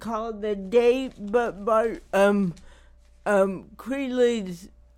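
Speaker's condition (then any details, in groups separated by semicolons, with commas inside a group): Cerebral palsy; not degenerative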